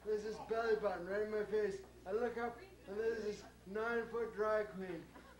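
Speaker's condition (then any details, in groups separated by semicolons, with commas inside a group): Brain injury; severe, occupational therapy after hospitalization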